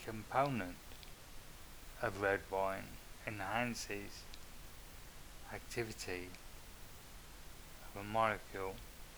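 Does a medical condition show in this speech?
Yes: multiple sclerosis; no medication for first 10 years, relatively stable then, hospitalised about 2 years ago; eyes struggling today, reading slowly, denies fatigue as such; may be starting to slur words, slowed reading pace.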